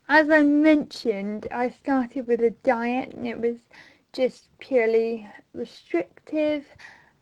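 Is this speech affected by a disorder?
Yes: mild cerebral palsy; since birth, hands and arms, notable arm tremors, poor coordination, writing difficult, can walk; diagnosed at 15, about 10 years since diagnosis, mid-20s, childhood hospital and physiotherapist assessments.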